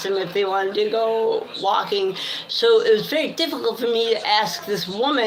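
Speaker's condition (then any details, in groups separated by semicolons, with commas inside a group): Cerebral palsy; effortful mouth movement for speech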